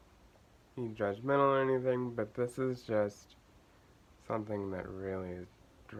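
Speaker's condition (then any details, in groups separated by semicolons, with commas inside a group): Cerebral palsy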